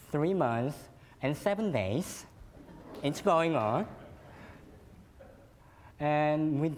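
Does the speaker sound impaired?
Yes: cleft lip and palate; eleven operations and surgeries at early age.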